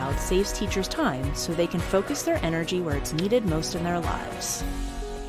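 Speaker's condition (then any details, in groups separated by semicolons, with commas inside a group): No condition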